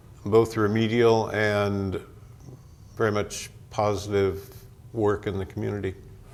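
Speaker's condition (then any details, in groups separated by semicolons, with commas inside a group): No condition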